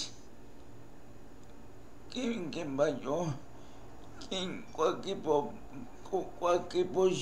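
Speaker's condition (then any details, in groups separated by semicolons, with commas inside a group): Cerebral palsy; speech affected by cerebral palsy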